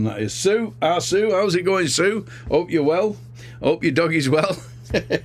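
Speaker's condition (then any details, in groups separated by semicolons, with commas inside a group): No condition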